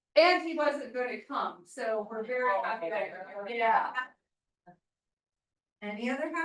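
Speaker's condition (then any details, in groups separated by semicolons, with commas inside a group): No condition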